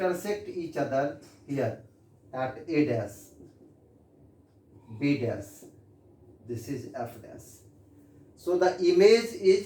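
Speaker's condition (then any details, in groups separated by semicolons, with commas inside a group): No condition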